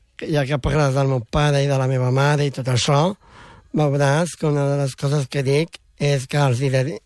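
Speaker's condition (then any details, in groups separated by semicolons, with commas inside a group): Down syndrome; congenital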